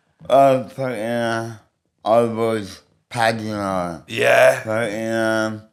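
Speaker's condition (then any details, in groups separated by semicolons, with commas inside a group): Medication-induced speech impediment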